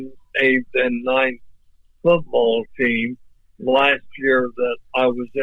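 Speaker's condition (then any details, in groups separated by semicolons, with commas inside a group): ALS; voice off but clear and understandable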